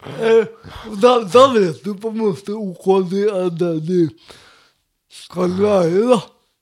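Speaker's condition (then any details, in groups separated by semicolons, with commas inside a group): Cerebral palsy; speech difficulties, often mistaken for being drunk even when sober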